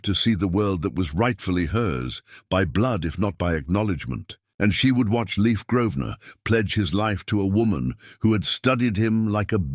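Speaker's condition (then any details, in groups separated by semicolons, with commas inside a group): No condition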